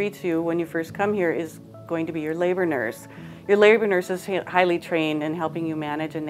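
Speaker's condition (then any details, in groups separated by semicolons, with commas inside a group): No condition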